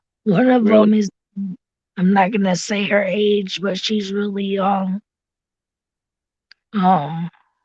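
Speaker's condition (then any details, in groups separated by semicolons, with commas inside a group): Cerebral palsy; tracheotomy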